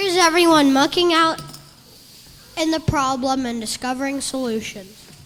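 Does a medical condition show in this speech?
No.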